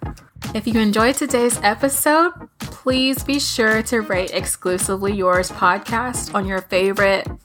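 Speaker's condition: No condition

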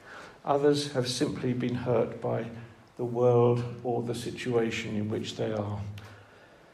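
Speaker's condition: No condition

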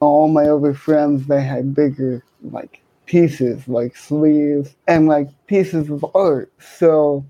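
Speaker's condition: Cerebral palsy, hemiplegia

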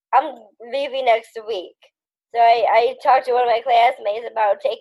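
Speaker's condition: Down syndrome

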